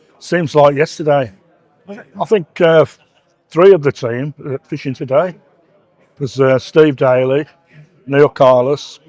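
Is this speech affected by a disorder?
No.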